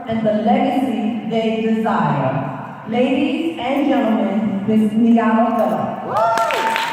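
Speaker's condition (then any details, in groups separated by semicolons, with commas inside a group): No condition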